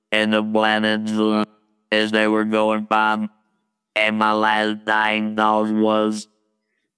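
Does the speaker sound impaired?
Yes: laryngectomy, total laryngectomy with electrolarynx; no current signs of cancer, speaks with handheld electric wand (electrolarynx) at throat.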